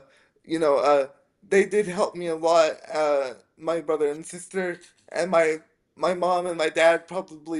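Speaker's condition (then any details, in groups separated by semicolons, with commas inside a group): Spastic quadriplegic cerebral palsy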